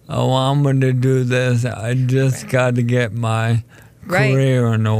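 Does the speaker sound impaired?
Yes: ALS; diagnosed almost 4 years ago.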